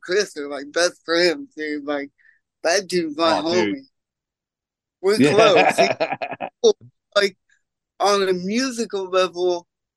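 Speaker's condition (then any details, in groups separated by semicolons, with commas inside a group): Cerebral palsy; congenital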